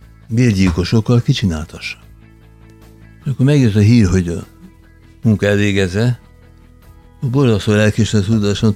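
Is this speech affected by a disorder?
Yes: Parkinson's disease; qigong exercises with other Parkinson's patients.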